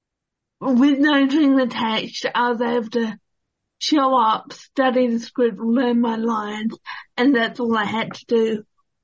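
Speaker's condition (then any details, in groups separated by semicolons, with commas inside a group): Cerebral palsy; worsened at start of year 12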